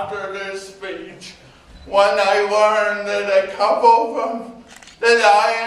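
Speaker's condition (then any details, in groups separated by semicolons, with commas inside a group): Cerebral palsy; muscle stiffness, irregular movements, birth oxygen deprivation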